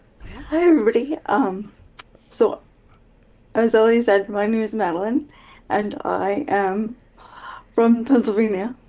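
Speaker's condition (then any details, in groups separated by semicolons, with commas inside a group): Quadriplegic cerebral palsy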